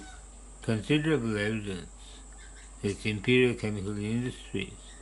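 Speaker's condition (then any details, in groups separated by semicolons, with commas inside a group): Parkinson's disease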